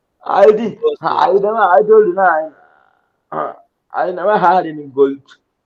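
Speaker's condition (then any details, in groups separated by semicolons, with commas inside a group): Cerebral palsy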